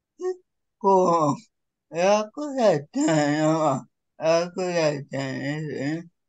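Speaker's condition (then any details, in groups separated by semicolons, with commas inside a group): Cerebral palsy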